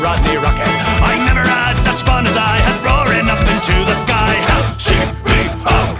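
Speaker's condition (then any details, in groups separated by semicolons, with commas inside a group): No condition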